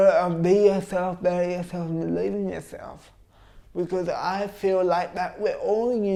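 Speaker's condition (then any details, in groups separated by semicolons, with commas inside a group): Cerebral palsy; present from birth, oxygen lack at birth; trains three times weekly; formerly frequent stuttering, pauses for breath, improved with training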